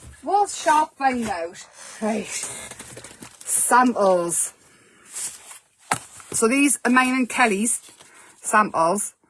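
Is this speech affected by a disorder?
No.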